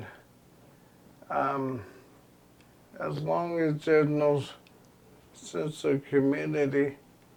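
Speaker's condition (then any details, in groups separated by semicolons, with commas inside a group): ALS; progressive terminal illness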